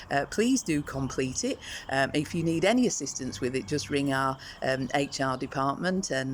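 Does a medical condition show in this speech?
No.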